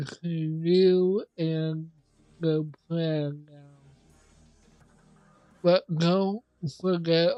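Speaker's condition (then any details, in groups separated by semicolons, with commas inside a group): Cerebral palsy; affects voice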